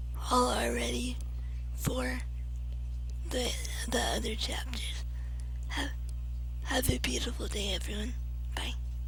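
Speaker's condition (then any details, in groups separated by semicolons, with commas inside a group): Cerebral palsy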